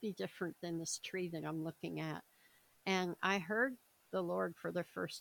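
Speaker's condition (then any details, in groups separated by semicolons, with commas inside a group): Cleft palate, severe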